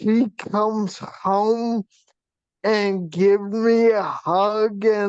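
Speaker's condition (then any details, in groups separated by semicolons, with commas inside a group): Vp shunt failure, brain pressure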